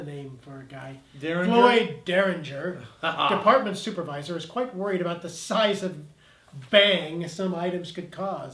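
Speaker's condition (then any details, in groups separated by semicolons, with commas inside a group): No condition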